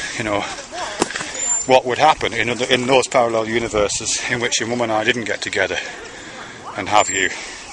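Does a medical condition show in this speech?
No.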